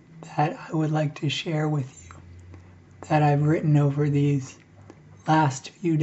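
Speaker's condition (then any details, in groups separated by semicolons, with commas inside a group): ALS; breathing increasingly difficult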